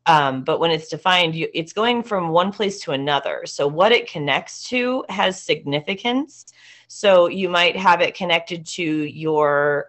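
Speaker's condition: No condition

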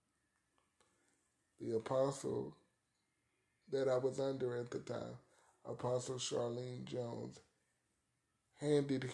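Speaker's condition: Cerebral palsy; arthritis

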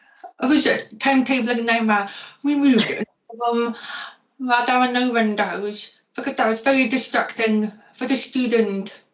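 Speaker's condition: Profoundly deaf; profound deafness

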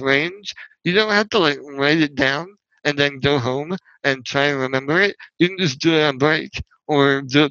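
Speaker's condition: Spinal muscular atrophy; wheelchair user

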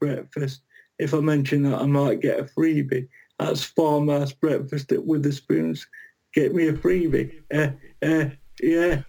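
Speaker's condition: Cerebral palsy; surviving twin

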